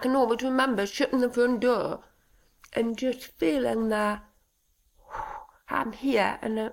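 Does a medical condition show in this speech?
Yes: deafness (Usher syndrome), Usher syndrome, profound deafness from birth; born profoundly deaf, eyesight threatened, hearing aids from age two, cochlear implants at forty; over a year since cochlear implants activated, implants working, still learning everyday sounds.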